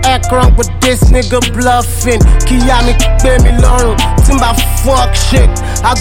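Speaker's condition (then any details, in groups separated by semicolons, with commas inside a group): No condition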